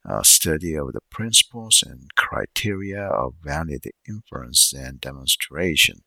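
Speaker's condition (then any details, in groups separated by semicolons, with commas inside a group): No condition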